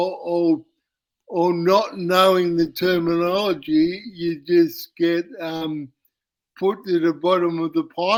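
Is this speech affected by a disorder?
Yes: cerebral palsy; uses wheelchair.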